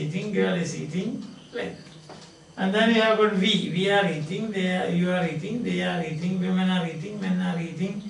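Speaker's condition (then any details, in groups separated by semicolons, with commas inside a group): No condition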